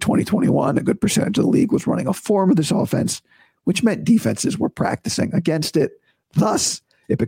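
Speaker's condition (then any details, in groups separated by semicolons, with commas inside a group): Vocal cord surgery recovery; starting vocal coach physical therapy today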